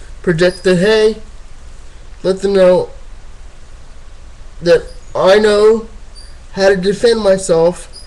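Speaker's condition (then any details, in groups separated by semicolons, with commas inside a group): Cerebral palsy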